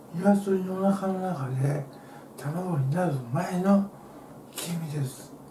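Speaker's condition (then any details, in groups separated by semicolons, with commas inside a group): Tongue cancer, partial glossectomy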